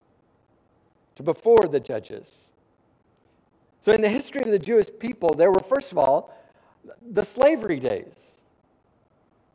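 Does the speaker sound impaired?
No.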